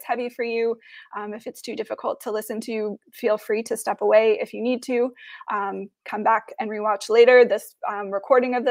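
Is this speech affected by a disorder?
No.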